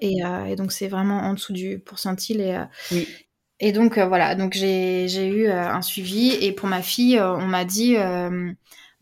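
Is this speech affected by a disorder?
No.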